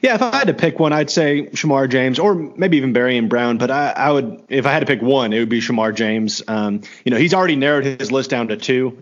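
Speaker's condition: No condition

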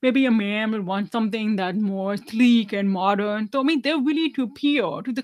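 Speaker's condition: Deafness, severe; 99% hearing loss, hearing aids worn whole life, no cochlear implant

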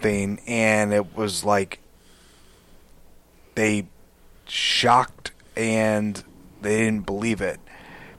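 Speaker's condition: Aphasia; attended intensive aphasia program at University of Michigan Aphasia Center; progressed much more than last year, still feels far from how others see progress

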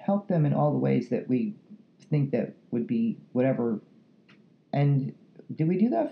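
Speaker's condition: No condition

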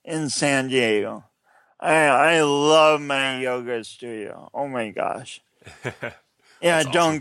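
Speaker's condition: Cerebral palsy; oxygen loss at birth

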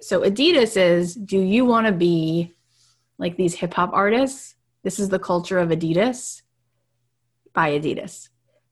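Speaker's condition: No condition

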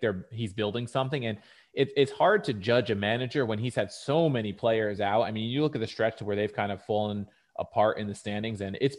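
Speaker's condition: No condition

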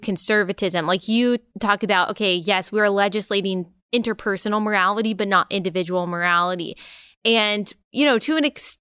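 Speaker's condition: No condition

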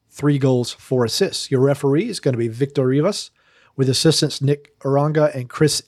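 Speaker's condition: No condition

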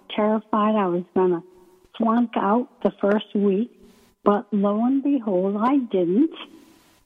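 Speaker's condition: ALS; first symptoms subtle in right foot, onset during pre-doctoral internship at VA, wheelchair user, transfer board; weak breathing muscles, hard to speak, may sound weak or unclear, paces speech with breathing, slowing, pausing

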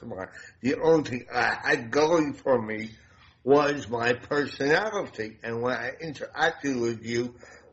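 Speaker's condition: Damaged voice box; voice sounds noticeably different

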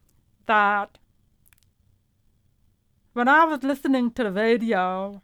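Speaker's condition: Profound deafness; no vibration felt

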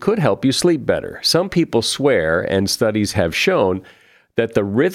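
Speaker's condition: No condition

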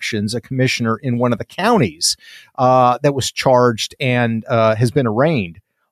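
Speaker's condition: No condition

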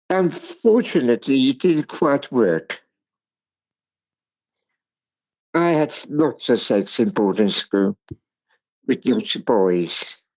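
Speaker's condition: Cerebral palsy; speech impairment

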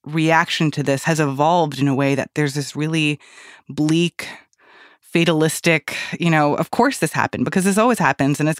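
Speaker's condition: No condition

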